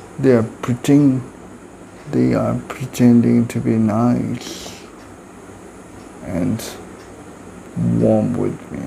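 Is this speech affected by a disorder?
Yes: cerebral palsy.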